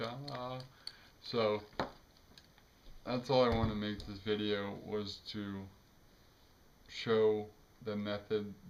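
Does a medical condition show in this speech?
Yes: cerebral palsy.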